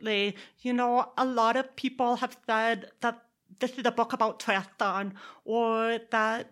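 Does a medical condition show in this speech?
Yes: deafness; reads lips, sat by bass drum in school band to feel beat; deaf accent combined with Texas accent.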